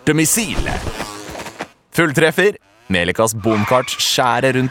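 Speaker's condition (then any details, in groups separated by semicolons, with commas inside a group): No condition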